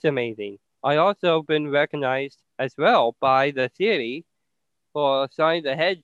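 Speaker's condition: Down syndrome; communicates very clearly per host, experienced giving many speeches

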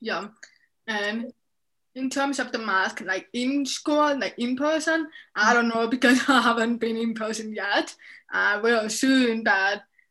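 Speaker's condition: Deafness, profound, severe; unknown cause

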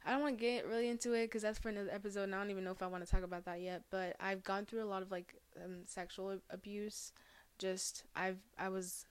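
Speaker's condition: No condition

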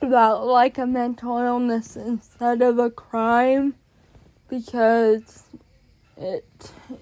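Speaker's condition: Cerebral palsy; born addicted

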